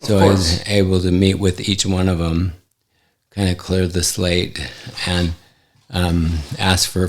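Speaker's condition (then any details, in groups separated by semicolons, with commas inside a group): ALS; affects hand function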